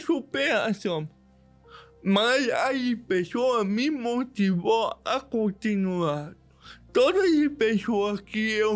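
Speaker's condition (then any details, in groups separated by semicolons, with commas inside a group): Cerebral palsy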